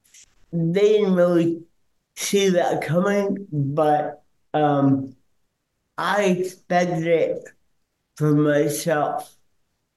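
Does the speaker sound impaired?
Yes: cerebral palsy; cerebral palsy since birth; speech impediment he calls his accent, hard to understand at first, harder on phone.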